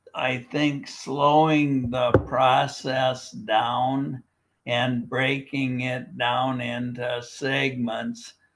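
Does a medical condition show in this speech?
Yes: primary lateral sclerosis, bulbar onset.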